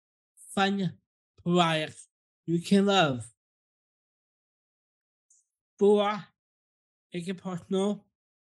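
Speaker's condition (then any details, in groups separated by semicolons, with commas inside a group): Down syndrome; three copies of chromosome 21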